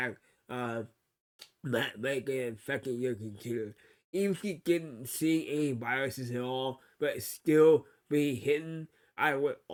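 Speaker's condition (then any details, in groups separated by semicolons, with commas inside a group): Cerebral palsy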